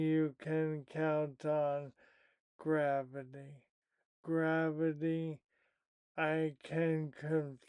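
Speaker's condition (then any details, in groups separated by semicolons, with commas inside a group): Primary lateral sclerosis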